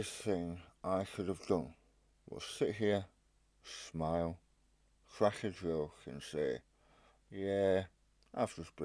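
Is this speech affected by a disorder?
Yes: stage 4 tongue cancer, hemiglossectomy.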